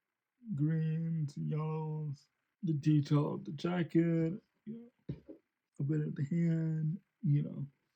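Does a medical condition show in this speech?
Yes: cerebral palsy; since birth.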